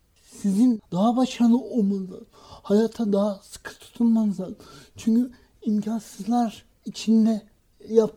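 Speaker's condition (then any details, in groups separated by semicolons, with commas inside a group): Cerebral palsy; from birth, no speech or walking until age 6, misdiagnosed intellectual disability at age 5; hand tremor, unable to write by hand; school speech difficulty, reading not fluent, practised reading aloud before mirror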